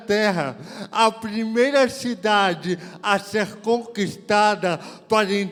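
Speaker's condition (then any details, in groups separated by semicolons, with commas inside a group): Cerebral palsy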